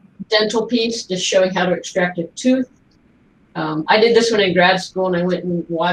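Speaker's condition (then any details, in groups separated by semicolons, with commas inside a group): No condition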